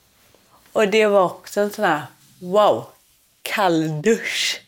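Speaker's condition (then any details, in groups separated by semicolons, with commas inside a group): Cerebral palsy; born without heartbeat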